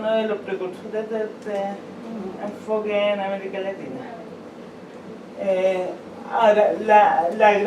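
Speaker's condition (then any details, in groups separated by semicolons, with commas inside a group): Cerebral palsy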